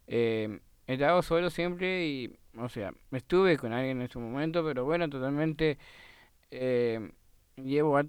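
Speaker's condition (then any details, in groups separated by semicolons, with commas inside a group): Down syndrome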